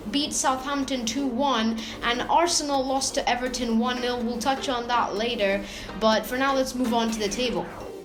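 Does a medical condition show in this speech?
No.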